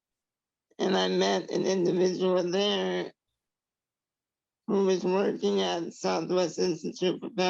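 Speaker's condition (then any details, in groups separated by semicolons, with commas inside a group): Traumatic brain injury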